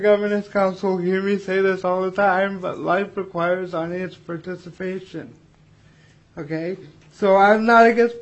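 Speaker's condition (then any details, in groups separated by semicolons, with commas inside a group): Cerebral palsy; not improved by habilitation, has support staff; 42 years old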